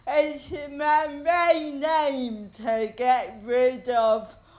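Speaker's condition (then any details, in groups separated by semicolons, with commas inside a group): Cerebral palsy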